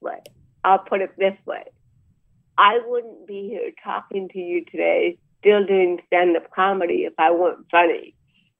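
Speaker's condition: Cerebral palsy; about 63 years old

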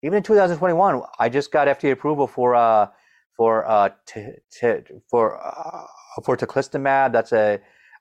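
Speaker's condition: Stutter; childhood onset, years of speech therapy, Fluency Master bone-conduction ear device, four-week Starbuck Fluency Clinic intensive, SUNY Geneseo; persisting in adulthood, still not fully fluent, speaks publicly, Toastmasters area speech contest winner; sound and word repetitions, blocks, brief fluent periods, stress worsens, strategic pauses, deep breaths, fluent singing; repeated words, blocks

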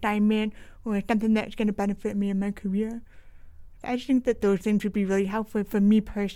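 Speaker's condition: Deaf with cochlear implant, congenital

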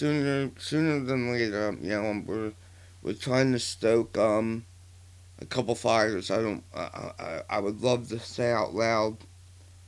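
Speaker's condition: Partial glossectomy for tongue cancer, partial, 40% of right tongue

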